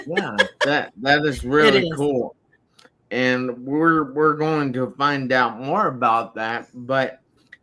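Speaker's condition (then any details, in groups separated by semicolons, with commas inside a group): Traumatic brain injury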